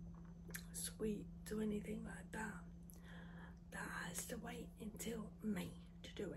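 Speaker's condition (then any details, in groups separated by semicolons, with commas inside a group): Cerebral palsy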